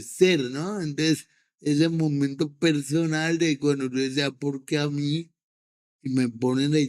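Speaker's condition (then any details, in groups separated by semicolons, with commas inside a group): Cerebral palsy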